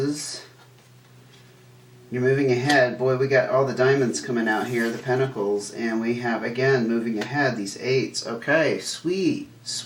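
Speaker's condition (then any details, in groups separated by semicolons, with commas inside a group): No condition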